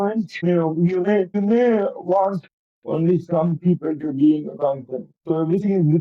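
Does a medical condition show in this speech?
Yes: cerebral palsy; affects coordination.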